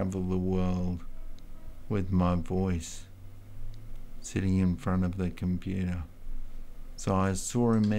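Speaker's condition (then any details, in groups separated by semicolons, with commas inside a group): Multiple sclerosis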